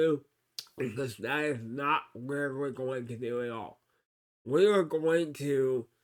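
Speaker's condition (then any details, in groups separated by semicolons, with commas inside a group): Cerebral palsy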